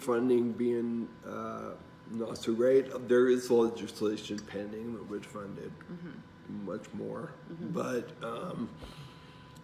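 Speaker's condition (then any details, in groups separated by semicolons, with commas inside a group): Traumatic brain injury; caused by failed tumor surgery; 27 years since injury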